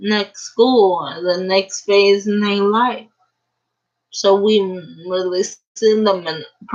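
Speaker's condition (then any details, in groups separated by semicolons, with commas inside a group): Cerebral palsy; uses a wheelchair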